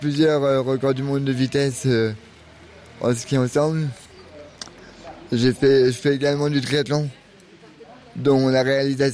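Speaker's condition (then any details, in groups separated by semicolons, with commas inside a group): Cerebral palsy; cerebral palsy from extreme prematurity, born at six months, twin pregnancy, neuromotor brain cells damaged; six personal care assistants in rotation around the clock, used dual ski piloté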